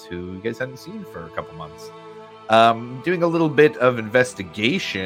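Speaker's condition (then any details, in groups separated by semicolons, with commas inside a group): No condition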